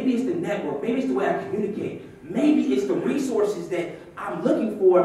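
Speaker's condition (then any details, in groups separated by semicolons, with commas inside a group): No condition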